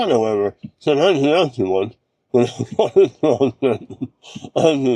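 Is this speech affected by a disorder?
Yes: mouth cancer surgery.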